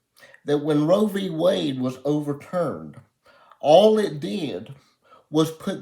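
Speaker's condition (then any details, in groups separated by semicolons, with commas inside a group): Cerebral palsy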